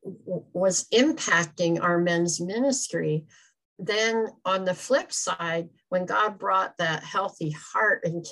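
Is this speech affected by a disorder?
Yes: cleft palate; congenital, extremely severe, no nose, no upper lip, no upper palate at birth, hole unclosed initially; visible scars from cleft palate, nose constructed by a surgeon; breathing problems from birth, unable to be fed as infant.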